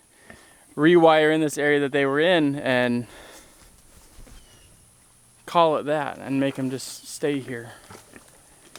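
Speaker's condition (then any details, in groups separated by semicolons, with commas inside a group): No condition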